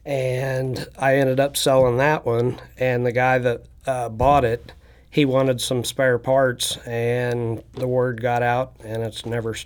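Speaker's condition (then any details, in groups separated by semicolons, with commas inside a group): No condition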